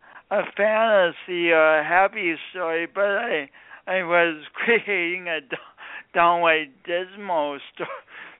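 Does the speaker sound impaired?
Yes: speech impediment from birth injury; born few weeks early.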